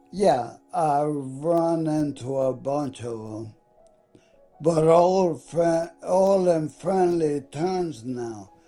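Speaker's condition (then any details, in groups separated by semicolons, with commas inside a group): ALS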